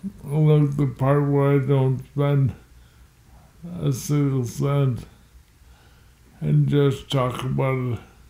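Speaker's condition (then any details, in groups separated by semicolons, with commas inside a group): Multiple sclerosis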